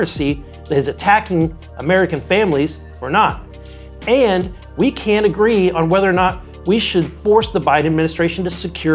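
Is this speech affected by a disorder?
No.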